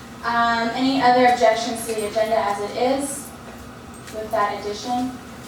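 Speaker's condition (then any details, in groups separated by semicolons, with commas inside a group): No condition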